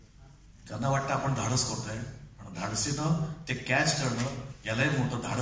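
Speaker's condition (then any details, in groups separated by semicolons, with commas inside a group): No condition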